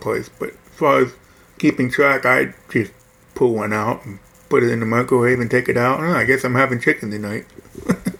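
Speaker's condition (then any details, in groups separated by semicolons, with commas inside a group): Hearing loss; right ear cochlear implant at Johns Hopkins Baltimore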